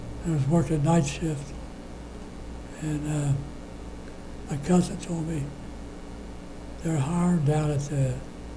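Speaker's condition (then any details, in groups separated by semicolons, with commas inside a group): Parkinson's disease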